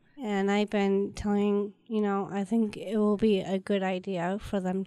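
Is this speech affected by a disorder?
Yes: Down syndrome; known since infancy.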